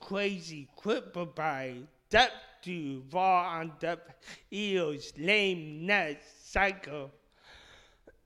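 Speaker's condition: Speech impediment; initially misdiagnosed

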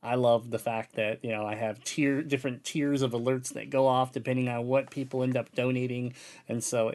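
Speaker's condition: Cleft palate; congenital cleft palate

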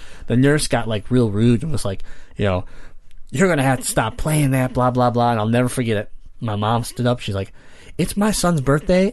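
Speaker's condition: Cleft palate; congenital

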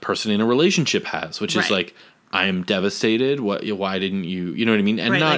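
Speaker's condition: No condition

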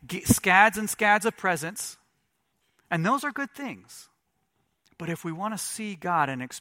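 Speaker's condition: No condition

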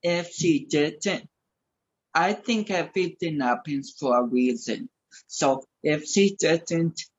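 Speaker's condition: Cerebral palsy; speech affected

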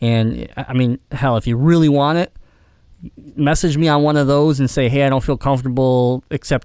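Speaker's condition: Cleft palate; surgery after surgery in childhood

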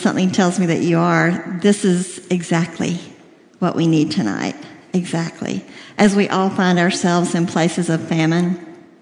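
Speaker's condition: Cleft lip and palate, severe

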